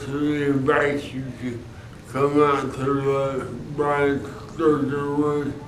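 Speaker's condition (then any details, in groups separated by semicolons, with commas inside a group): Cerebral palsy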